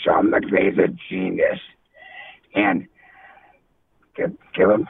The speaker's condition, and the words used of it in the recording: Throat cancer. You sound worse than I do.